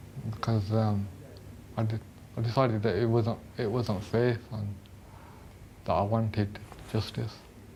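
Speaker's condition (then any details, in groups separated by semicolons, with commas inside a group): Cerebral palsy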